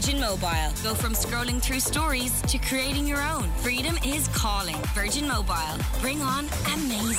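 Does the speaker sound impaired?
No.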